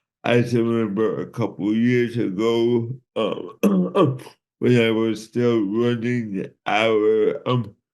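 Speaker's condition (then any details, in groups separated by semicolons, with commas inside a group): Cerebral palsy; from birth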